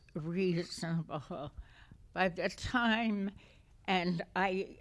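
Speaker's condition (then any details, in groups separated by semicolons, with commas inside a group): Essential tremor; essential tremor affecting voice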